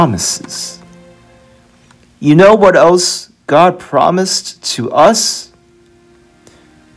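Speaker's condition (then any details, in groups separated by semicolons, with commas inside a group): No condition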